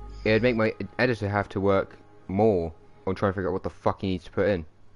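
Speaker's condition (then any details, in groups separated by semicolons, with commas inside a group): No condition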